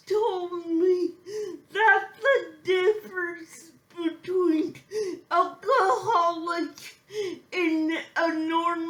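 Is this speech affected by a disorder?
Yes: physical speech impairment.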